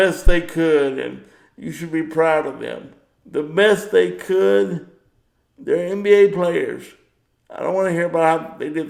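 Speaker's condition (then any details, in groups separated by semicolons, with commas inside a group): Cerebral palsy; power wheelchair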